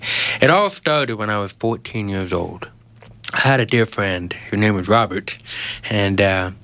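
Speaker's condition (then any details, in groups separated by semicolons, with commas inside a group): Genetic hearing loss; hearing aid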